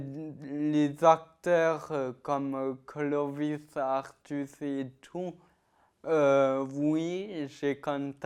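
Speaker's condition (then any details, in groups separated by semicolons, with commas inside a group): Ataxia-telangiectasia; trouble eating and drinking alone, drooled as infant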